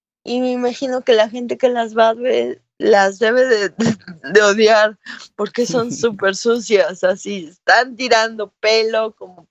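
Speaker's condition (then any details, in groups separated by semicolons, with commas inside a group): Cerebral palsy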